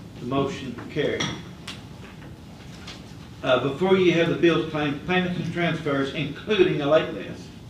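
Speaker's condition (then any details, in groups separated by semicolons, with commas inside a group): No condition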